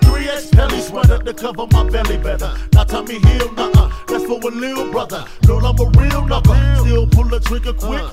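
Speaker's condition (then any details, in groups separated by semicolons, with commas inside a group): No condition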